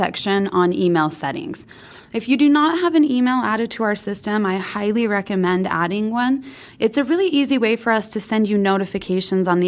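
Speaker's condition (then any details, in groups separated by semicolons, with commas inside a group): No condition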